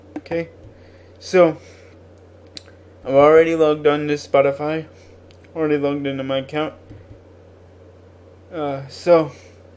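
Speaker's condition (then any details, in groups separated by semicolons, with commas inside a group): Cerebral palsy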